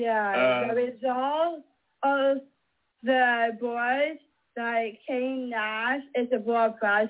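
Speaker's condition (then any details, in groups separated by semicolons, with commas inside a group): Mosaic Down syndrome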